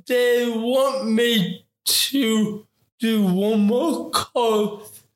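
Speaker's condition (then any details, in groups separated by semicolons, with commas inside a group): Ataxic cerebral palsy; affects talking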